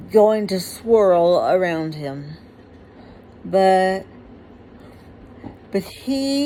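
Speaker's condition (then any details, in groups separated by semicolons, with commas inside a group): Huntington's disease; inherited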